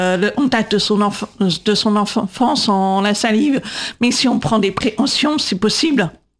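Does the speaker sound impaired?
Yes: congenital deafness, profound, caused by cytomegalovirus; deaf from birth, congenital cytomegalovirus (CMV), diagnosed around 18 months, severe at birth, dropped at age 8, implants; wears implants, earlier hearing aids, radio inaccessible, age 37; speaks aloud, AI speech recognition struggles to understand her, host understands.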